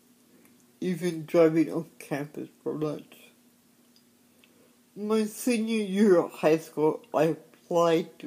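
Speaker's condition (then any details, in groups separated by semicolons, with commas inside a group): Cerebral palsy; mild to moderate impediment, only yes/no at 4, speech therapy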